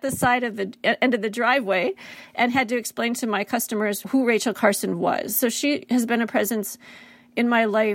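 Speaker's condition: No condition

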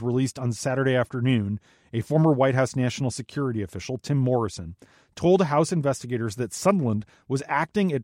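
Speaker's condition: No condition

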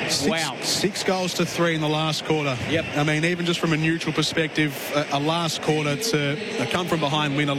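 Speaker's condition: No condition

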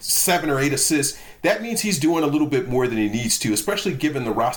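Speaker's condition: No condition

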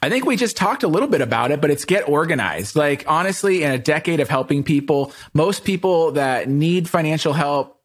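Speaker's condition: No condition

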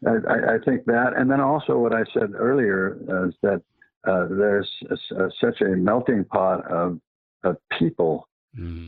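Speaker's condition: Parkinson's; past cancer

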